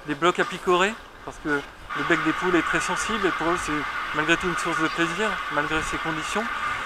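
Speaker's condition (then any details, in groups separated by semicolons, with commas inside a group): No condition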